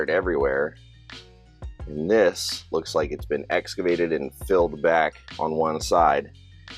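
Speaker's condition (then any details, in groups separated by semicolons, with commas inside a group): No condition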